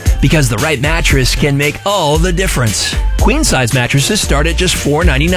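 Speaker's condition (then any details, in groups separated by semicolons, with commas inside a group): No condition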